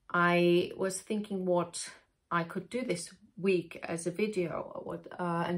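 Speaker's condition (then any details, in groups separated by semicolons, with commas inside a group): No condition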